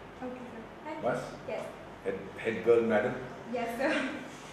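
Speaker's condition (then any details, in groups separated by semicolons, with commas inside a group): No condition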